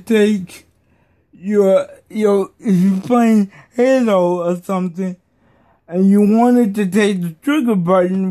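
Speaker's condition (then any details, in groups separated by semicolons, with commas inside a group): Cerebral palsy; may be hard to understand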